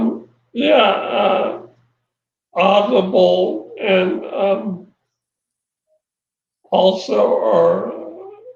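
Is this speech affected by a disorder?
Yes: ALS; progressive, onset around age 50; voice changed early.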